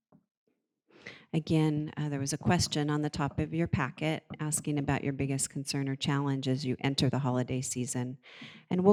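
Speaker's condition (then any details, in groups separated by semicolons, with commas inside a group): No condition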